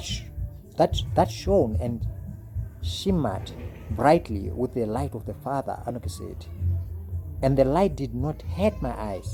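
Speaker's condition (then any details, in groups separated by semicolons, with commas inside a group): No condition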